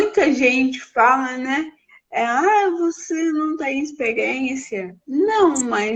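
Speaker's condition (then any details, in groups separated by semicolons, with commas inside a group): Cerebral palsy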